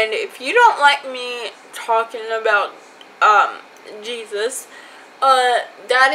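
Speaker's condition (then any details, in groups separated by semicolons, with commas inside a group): Cerebral palsy; from birth defect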